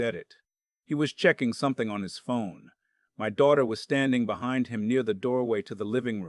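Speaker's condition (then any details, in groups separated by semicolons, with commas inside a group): No condition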